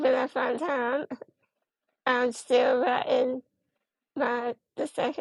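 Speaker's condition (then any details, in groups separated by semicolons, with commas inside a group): Spinal muscular atrophy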